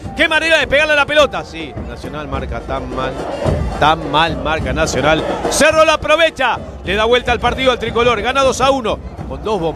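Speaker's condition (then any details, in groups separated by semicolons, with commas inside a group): No condition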